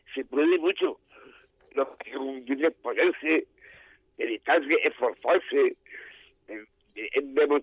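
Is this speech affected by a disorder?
Yes: Down syndrome; genetic, extra chromosome.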